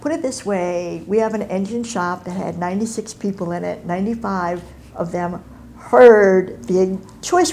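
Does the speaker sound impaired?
Yes: cleft palate and cleft lip; congenital, facial reconstruction at Lackland, mouth wired shut 12 weeks, over 30 years ago.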